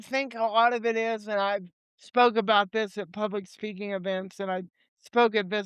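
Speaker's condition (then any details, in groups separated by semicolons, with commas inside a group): Cerebral palsy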